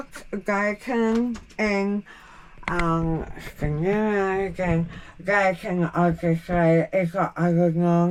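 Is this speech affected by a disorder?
Yes: jaw cancer surgery; tracheostomy.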